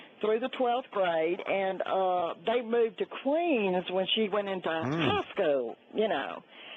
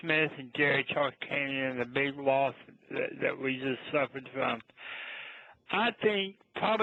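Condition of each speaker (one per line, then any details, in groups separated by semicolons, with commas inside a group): No condition
Cerebral palsy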